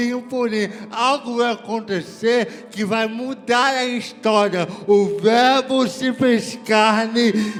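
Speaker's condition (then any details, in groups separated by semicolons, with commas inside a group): Cerebral palsy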